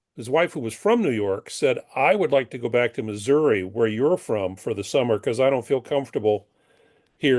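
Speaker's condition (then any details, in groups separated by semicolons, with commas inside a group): No condition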